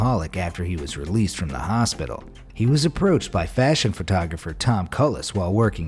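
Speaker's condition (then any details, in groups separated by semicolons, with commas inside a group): No condition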